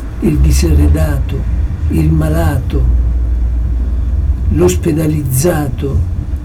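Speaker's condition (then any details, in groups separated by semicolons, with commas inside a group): Parkinson's disease; approaching final stage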